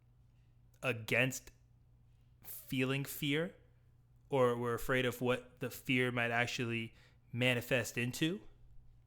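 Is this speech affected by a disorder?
No.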